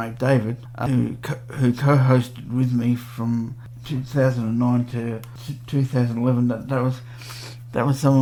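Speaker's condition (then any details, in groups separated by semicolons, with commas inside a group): Cerebral palsy; 46 years old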